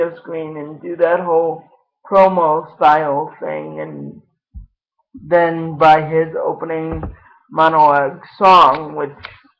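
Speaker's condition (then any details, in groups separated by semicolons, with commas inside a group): Cerebral palsy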